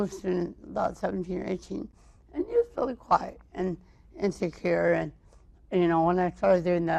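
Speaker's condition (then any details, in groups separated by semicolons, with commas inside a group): Cerebral palsy, mild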